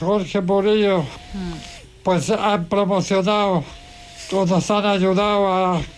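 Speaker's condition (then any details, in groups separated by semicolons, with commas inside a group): ALS; previously worked and drove, life changed from one day to another; high degree of dependency, needs hoist to get into bed despite low weight, home professionals and family caregiver; voice described by host as impressive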